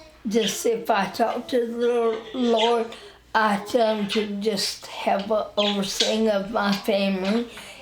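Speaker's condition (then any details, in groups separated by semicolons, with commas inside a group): Spinal ataxia; wheelchair user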